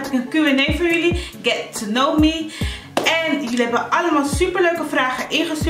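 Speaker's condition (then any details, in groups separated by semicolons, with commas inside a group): No condition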